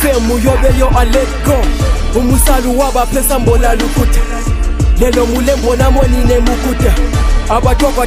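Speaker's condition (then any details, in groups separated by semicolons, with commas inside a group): No condition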